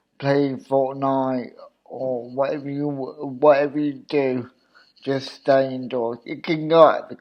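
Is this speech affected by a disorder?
Yes: cerebral palsy; obvious speech impediment.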